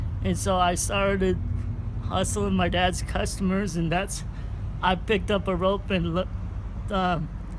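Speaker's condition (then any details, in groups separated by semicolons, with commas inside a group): Cerebral palsy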